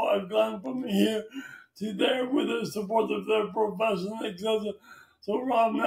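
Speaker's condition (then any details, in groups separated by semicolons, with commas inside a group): Traumatic brain injury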